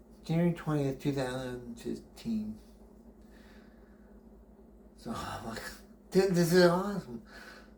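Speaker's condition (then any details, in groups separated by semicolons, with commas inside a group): Brain injury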